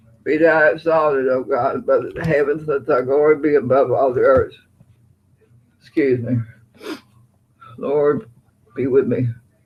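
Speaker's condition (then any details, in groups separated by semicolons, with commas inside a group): Parkinson's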